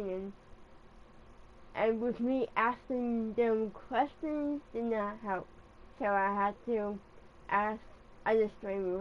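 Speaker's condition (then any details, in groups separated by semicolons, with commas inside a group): Cerebral palsy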